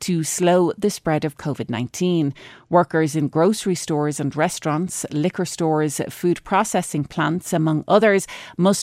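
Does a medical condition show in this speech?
No.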